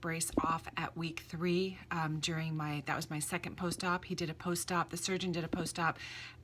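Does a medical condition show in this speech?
No.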